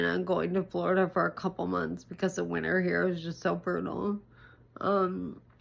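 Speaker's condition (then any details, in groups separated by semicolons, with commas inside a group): ALS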